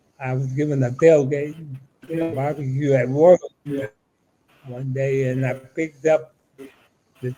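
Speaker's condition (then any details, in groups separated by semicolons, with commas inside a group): ALS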